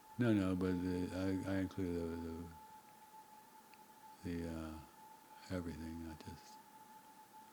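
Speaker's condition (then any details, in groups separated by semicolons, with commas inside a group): Parkinson's disease; very quiet speech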